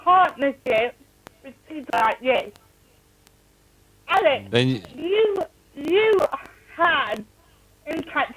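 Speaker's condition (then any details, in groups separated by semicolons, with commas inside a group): Cerebral palsy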